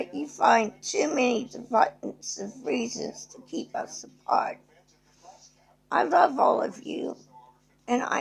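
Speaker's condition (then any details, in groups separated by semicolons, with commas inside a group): Cerebral palsy; present from birth, arthritic hips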